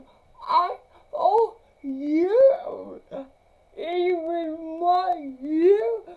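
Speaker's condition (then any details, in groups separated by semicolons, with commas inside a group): Cerebral palsy; since birth, difficult birth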